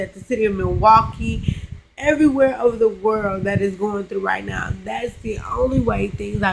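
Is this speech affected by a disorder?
Yes: cerebral palsy, spastic.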